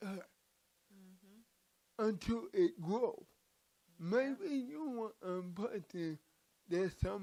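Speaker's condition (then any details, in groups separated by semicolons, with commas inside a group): Cerebral palsy; from birth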